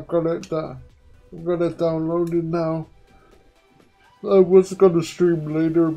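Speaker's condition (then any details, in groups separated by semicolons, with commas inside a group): Quadriplegic cerebral palsy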